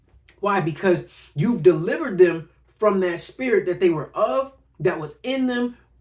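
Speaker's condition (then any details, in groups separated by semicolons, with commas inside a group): No condition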